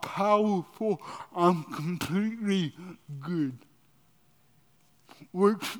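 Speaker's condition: Cerebral palsy

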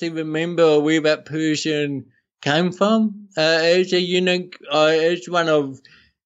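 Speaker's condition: Cerebral palsy; daily speech therapy first seven years

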